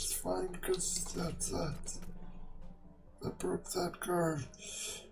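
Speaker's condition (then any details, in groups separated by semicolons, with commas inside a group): Quadriplegic cerebral palsy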